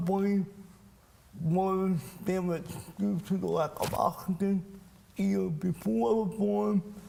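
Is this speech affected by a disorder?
Yes: cerebral palsy; speech impairment.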